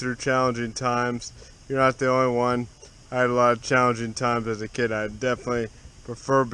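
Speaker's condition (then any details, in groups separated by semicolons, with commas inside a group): Cerebral palsy; spastic, affects walking and legs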